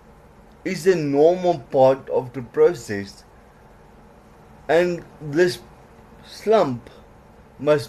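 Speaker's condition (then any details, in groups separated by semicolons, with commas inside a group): Cerebral palsy; trouble formulating words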